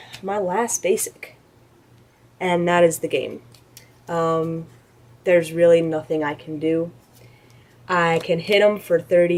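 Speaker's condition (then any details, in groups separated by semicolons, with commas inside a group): No condition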